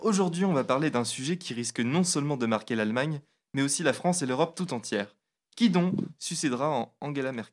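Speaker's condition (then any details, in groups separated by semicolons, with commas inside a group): No condition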